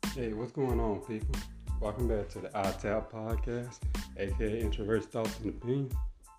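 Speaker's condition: No condition

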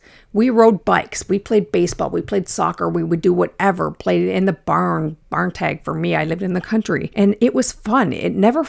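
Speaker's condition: No condition

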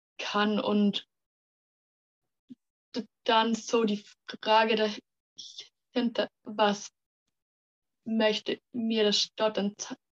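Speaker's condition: Stuttering; stuttering since kindergarten age, many logopedists and speech therapists, stuttering therapy groups with other stutterers; 18 years old, fighting stuttering less with pressure and resistance; part-word and word repetitions, we wegzulaufen; prolonged sounds

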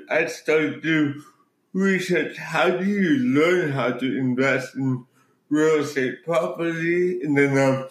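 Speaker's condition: Cerebral palsy

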